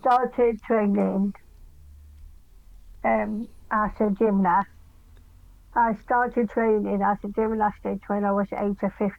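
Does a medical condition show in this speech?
Yes: Down syndrome; extra chromosome, learning disabilities, hearing difficulties, deaf in one ear, difficulty concentrating.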